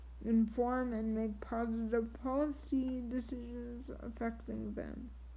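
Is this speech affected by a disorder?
Yes: triplegic cerebral palsy.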